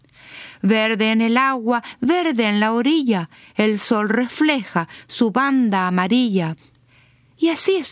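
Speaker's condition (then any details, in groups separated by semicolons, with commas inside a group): No condition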